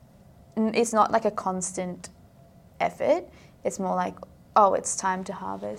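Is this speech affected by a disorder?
No.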